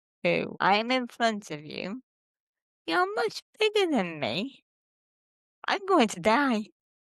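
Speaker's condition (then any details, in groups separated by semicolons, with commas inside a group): Cerebral palsy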